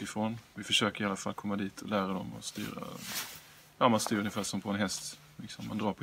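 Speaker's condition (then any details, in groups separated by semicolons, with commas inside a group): No condition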